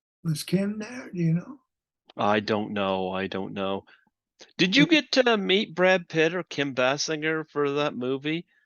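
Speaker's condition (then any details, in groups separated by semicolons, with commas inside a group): No condition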